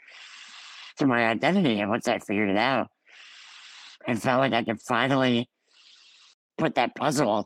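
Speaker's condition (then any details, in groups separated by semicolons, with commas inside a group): Ullrich congenital muscular dystrophy; from birth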